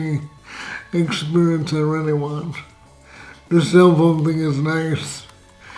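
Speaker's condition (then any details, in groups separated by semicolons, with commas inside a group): Cerebral palsy, severe; spastic type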